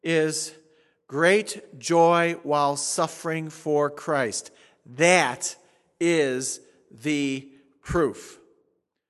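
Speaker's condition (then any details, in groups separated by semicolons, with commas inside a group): No condition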